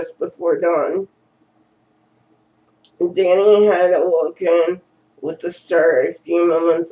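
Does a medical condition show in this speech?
Yes: cerebral palsy.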